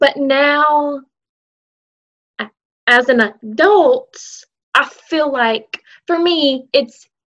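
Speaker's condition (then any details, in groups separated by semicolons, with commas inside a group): Stuttering; stutters openly; prolonged sounds, blocks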